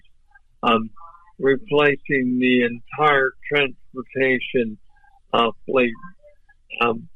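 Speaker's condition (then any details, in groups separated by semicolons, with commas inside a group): ALS; voice off but clear and understandable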